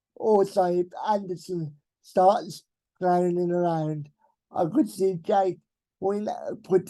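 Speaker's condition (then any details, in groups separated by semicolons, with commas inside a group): Cerebral palsy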